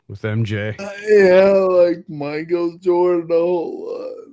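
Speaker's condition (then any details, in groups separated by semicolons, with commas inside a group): Friedreich's ataxia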